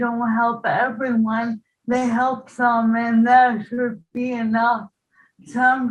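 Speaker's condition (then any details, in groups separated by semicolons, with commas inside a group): ALS, bulbar onset; voice onset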